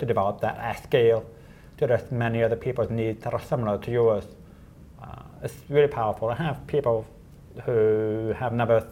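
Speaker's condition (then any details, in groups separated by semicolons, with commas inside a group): Deafness; uses Roger Voice app captioning phone calls instantly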